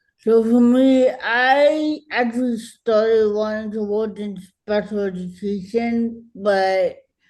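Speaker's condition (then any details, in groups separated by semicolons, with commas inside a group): Cerebral palsy; speech harder to understand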